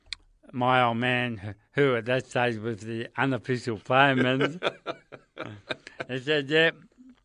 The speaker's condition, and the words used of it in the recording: ALS (motor neuron disease). It affects my voice.